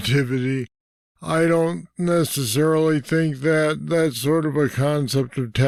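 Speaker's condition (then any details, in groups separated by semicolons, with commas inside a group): Parkinson's disease; deep brain stimulators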